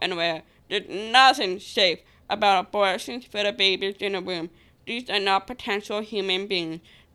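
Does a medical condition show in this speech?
Yes: Down syndrome; reads prepared pro-life speech aloud on podcast; accent from condition, fears not being understood, tries again speaking clearer and louder.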